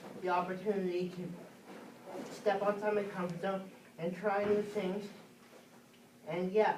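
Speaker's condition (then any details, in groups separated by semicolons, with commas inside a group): Cerebral palsy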